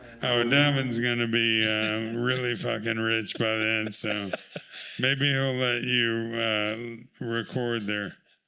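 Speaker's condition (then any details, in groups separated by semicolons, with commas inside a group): ALS; motor neurons in brain and spinal cord, body stiffness; almost three years since diagnosis, slow progression, balance and speed worsening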